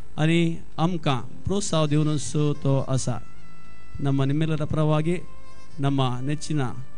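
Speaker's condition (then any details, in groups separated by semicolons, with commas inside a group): No condition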